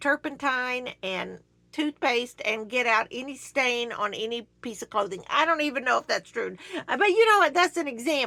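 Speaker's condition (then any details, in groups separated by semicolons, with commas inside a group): No condition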